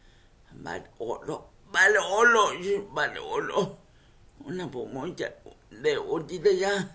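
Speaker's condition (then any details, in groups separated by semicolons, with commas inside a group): Cerebral palsy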